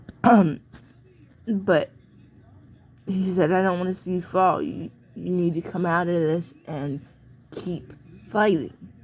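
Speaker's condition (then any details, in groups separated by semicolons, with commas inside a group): Cerebral palsy; sounds out of breath after therapy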